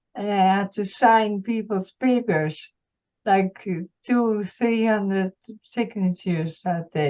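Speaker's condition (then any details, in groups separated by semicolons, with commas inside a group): Multiple system atrophy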